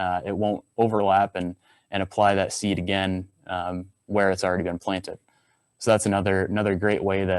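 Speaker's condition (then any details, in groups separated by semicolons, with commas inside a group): No condition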